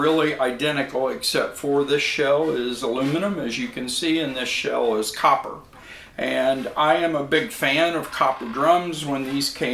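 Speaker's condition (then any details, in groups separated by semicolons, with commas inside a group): No condition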